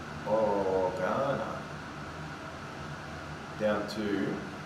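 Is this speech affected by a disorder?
No.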